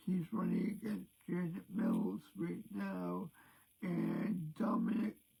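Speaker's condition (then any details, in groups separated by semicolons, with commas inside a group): Cerebral palsy; present since birth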